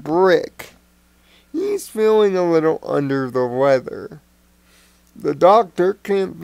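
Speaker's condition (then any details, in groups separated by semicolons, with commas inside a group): Cerebral palsy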